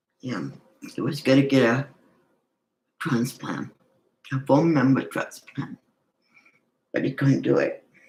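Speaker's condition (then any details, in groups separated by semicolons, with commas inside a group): Cerebral palsy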